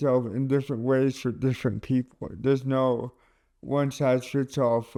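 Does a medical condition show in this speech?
Yes: cerebral palsy; lack of oxygen at birth.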